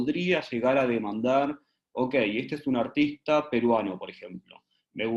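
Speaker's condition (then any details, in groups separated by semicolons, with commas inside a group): No condition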